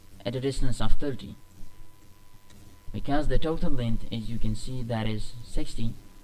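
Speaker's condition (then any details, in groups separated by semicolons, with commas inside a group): No condition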